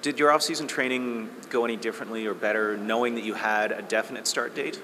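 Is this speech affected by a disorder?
No.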